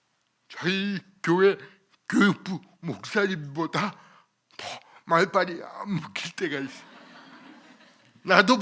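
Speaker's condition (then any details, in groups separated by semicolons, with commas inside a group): Cerebral palsy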